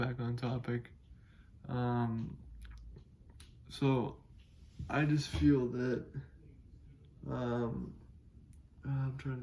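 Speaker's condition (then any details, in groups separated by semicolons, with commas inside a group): Cerebral palsy; able to speak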